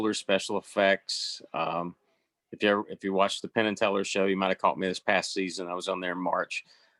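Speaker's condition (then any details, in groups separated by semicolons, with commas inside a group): No condition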